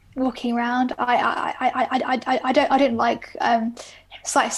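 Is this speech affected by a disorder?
Yes: stammer; from first talking, not linked to premature birth, once almost mute, therapy at 12, 17; fairly bad stammering day; mainly blocking, varies daily, hard letters and words vary, presentations hard, severe anxiety stops speech; here repeated words, blocks.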